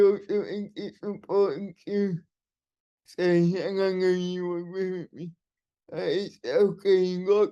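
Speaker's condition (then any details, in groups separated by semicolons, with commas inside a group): Cerebral palsy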